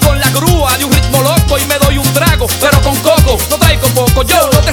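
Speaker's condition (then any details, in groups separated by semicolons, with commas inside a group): No condition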